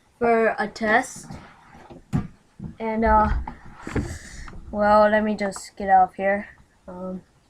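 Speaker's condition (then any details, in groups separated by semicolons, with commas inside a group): No condition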